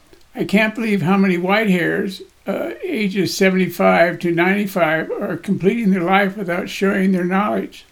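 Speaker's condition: Parkinson's disease; Parkinson's disease at age 76 to 77

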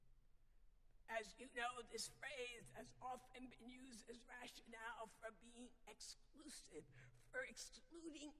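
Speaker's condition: Vocal dysphonia; has taken away ability to sing

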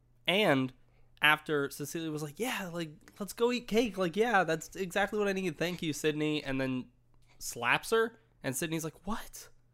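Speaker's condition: No condition

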